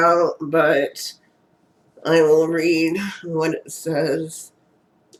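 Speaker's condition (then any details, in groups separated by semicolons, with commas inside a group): Cerebral palsy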